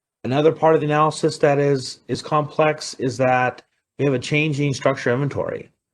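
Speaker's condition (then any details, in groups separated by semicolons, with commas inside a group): No condition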